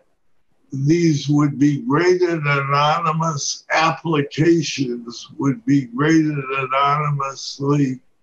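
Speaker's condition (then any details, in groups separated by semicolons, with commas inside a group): Parkinson's disease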